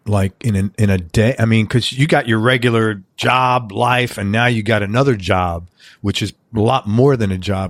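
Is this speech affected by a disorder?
No.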